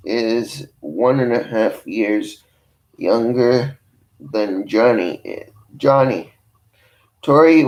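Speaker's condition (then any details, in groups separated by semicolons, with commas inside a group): Cerebral palsy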